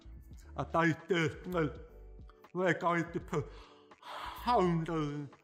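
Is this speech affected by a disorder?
Yes: profound deafness; profound lifelong deafness, 100% deaf, hearing aids and cochlear implant do not work; cannot hear anything, relies on lip reading and signing with hand.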